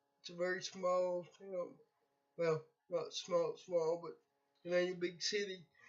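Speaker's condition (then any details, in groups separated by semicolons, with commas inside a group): Cerebral palsy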